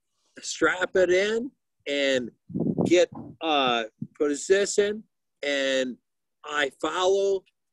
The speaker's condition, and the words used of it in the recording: Aphasia. I could talk, but I have aphasia.